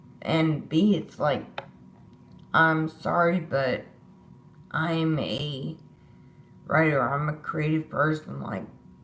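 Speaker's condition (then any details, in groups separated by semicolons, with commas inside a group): Disability causing slurred speech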